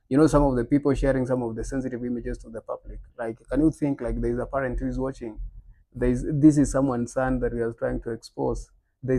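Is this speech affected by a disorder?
No.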